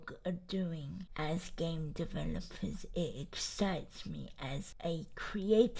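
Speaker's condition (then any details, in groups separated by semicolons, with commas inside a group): Cerebral palsy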